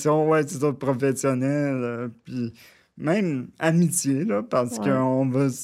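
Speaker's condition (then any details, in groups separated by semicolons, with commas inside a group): Cerebral palsy, near quadriplegia; spasms limit mobility, no standing balance, leans on support, needs adaptation and assistance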